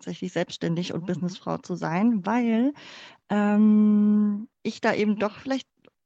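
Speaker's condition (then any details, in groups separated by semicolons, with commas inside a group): Cleft palate; congenital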